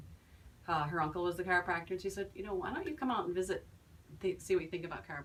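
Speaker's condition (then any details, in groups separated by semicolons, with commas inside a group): No condition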